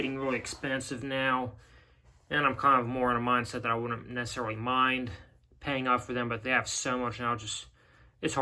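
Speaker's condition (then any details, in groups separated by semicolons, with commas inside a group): No condition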